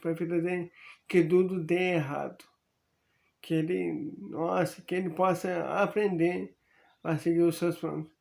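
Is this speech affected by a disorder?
Yes: amyotrophic lateral sclerosis; earlier diagnosed hereditary spastic paraparesis.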